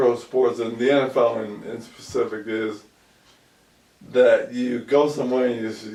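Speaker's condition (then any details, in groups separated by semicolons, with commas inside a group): ALS; about 2 years since onset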